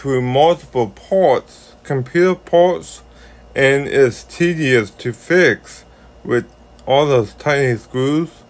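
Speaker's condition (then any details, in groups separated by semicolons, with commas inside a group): Ataxic cerebral palsy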